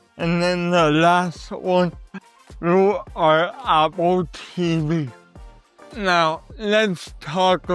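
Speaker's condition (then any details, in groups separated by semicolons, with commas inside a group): Cerebral palsy; uses adaptive equipment; voice often not understood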